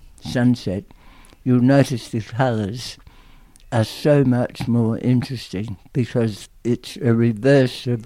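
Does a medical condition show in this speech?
Yes: tongue cancer; aggressive tongue cancer.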